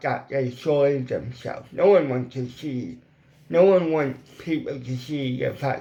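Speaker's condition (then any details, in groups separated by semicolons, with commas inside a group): Cerebral palsy; mild, ataxic type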